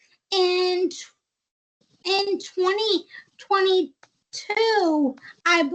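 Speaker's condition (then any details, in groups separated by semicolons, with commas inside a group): Cerebral palsy, spastic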